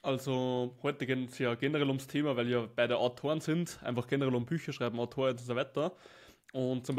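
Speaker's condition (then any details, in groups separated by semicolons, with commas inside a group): No condition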